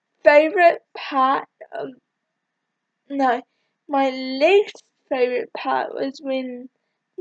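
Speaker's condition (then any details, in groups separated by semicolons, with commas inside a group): Cerebral palsy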